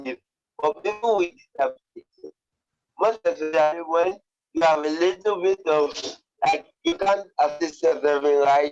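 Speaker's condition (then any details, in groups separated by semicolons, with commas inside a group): Cerebral palsy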